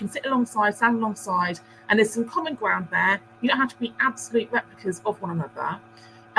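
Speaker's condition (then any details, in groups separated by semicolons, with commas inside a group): No condition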